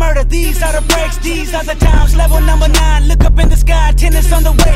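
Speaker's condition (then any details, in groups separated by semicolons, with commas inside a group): No condition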